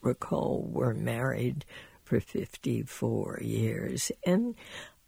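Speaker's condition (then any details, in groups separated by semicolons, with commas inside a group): Spasmodic dysphonia; Oregon for treatment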